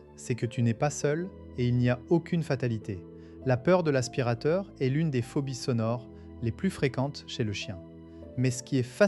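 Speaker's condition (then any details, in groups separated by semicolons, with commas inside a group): No condition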